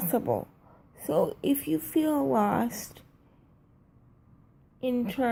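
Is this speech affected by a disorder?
Yes: cerebral palsy, triplegia.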